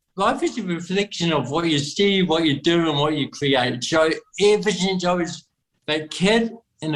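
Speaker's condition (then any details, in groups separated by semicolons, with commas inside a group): Cerebral palsy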